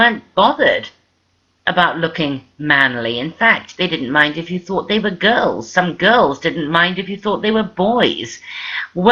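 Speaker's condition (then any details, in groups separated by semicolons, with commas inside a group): No condition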